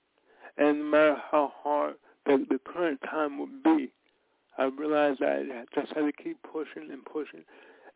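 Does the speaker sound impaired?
Yes: cerebral palsy; from birth.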